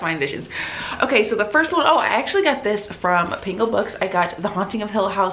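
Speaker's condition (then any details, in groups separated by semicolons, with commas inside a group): No condition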